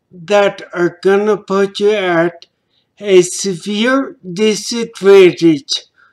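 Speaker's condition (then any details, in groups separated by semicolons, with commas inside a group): Traumatic brain injury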